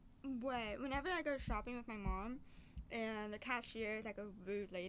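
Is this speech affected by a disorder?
Yes: deaf; mainstream schooling, speech therapy, mother signs; wears hearing aid, never turns it off, feels lost without it; understanding depends on familiarity with speaker's voice, mispronounced Fergie's name whole life.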